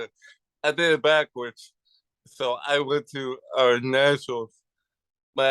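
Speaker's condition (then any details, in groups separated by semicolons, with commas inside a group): Cerebral palsy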